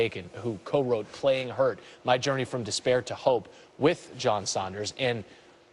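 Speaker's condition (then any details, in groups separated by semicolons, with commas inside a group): No condition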